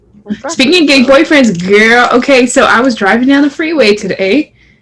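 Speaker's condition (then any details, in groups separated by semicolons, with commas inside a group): No condition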